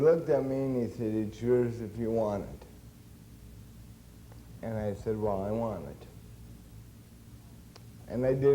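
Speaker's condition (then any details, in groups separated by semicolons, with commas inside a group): Cerebral palsy; since birth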